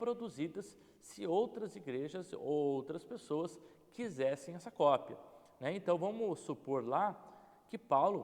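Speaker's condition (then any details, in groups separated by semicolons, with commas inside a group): No condition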